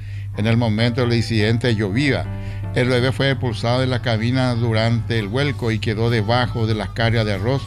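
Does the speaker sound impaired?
No.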